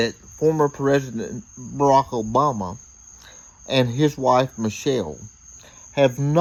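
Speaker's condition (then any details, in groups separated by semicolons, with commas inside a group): Cerebral palsy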